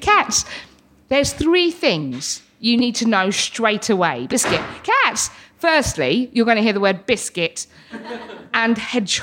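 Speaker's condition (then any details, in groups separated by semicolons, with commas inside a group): Tourette syndrome; tics since childhood, uses wheelchair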